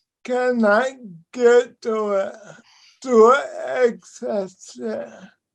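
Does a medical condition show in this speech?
Yes: cerebral palsy.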